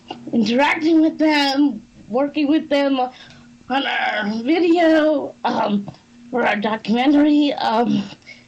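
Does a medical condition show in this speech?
Yes: cerebral palsy; from birth, oxygen loss at birth, brain damage.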